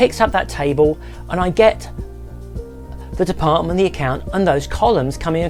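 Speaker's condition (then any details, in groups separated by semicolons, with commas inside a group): No condition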